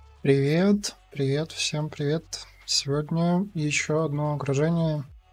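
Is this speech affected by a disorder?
No.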